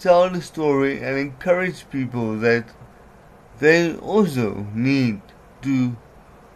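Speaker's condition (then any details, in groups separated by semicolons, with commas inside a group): Cerebral palsy; trouble formulating words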